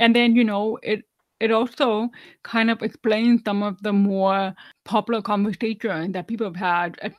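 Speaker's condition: Deafness, 99% hearing loss

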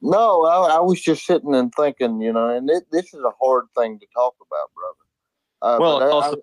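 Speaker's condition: Cerebral palsy; spastic diplegia from birth

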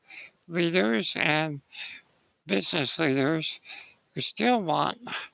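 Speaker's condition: Spinal muscular atrophy; age 60

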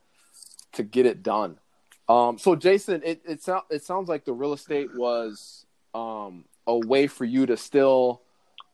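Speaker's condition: No condition

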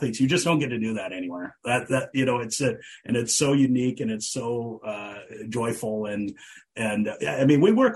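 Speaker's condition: No condition

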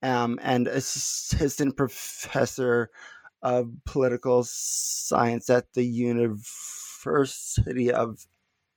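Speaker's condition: Stuttering; prolonged sounds

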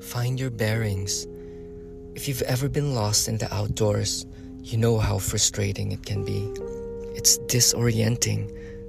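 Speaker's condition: No condition

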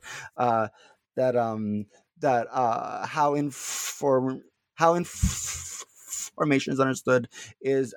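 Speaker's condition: Stuttering; not stuttering much currently; little stuttering currently; repeated sounds, prolonged sounds, blocks

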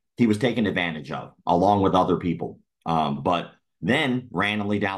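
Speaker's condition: Cleft lip and palate; speech impediment

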